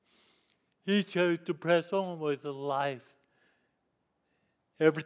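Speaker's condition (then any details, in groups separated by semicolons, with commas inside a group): Cerebral palsy; lifelong disability since youth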